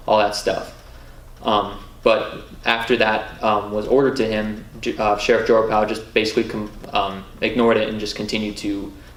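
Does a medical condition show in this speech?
No.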